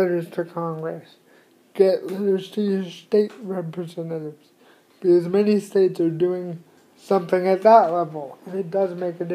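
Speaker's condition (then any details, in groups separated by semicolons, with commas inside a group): Cerebral palsy; from birth, cannot type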